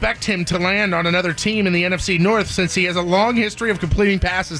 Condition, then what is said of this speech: None; typical speech.